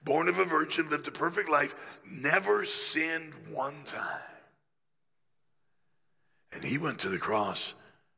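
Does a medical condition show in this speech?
Yes: laryngeal cancer after radiation; growth on voice box, treated with radiation and chemotherapy, voice box not removed; started preaching in a whisper, voice gaining strength, still affected, apologizes for listener discomfort.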